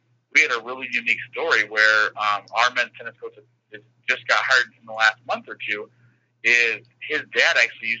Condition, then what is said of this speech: None; typical speech.